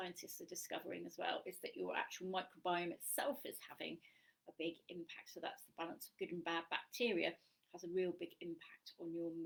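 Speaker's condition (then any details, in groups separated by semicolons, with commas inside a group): No condition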